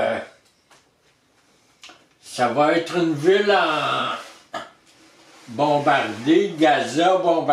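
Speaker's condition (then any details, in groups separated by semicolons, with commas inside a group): Traumatic brain injury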